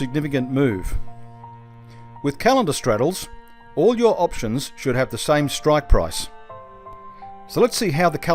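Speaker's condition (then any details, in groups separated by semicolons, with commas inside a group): No condition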